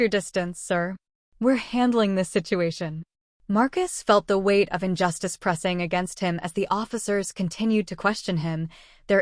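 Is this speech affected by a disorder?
No.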